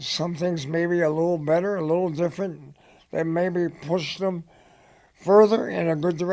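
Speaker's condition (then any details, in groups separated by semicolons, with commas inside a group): Head and neck cancer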